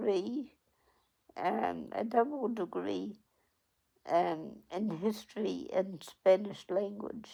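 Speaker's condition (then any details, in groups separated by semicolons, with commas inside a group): Cerebral palsy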